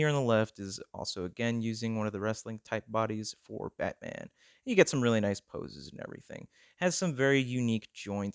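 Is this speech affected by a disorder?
No.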